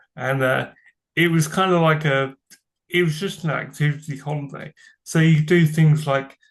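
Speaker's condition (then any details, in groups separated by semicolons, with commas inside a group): Cerebral palsy; from birth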